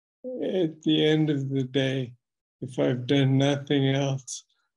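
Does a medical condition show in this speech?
Yes: Parkinson's disease; voice is a weak point.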